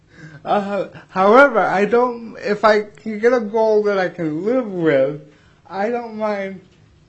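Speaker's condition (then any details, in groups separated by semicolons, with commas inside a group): Cerebral palsy; not improved by habilitation, has support staff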